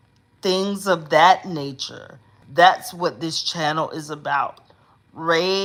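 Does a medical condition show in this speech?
Yes: cerebral palsy; uses specialized hospital bed.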